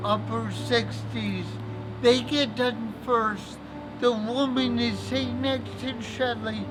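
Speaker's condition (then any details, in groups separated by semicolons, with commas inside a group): Cerebral palsy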